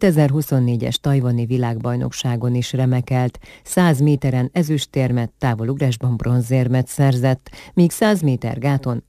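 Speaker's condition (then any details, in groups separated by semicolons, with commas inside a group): No condition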